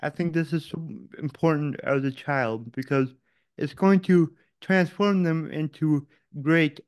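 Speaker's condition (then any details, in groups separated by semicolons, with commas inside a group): Cerebral palsy; physical challenges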